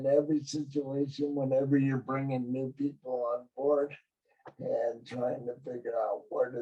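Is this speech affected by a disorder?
Yes: cerebral palsy.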